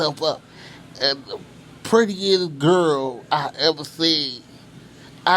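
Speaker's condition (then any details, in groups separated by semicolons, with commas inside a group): Cerebral palsy; from birth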